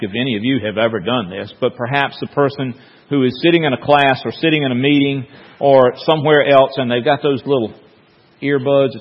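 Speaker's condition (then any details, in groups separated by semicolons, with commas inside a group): No condition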